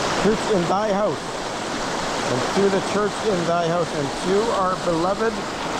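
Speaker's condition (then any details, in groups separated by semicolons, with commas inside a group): No condition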